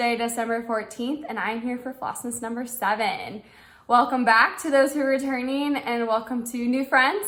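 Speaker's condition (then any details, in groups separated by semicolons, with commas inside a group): No condition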